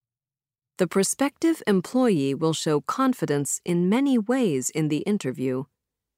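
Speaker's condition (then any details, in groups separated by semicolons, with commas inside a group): No condition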